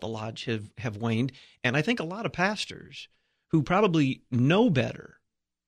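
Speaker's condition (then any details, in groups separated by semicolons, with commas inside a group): No condition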